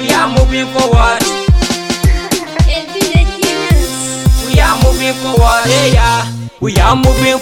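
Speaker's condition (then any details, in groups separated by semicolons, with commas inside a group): No condition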